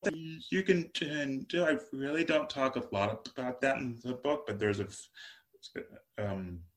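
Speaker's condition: Stutter; stutter since childhood, bad at ages six to nine; still has a stutter; repeated sounds, prolonged sounds

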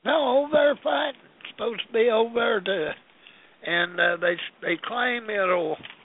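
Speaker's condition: Parkinson's disease; trouble with fine hand work as watchmaker

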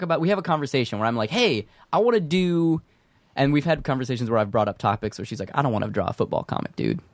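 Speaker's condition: No condition

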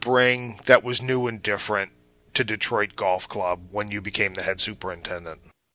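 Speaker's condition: No condition

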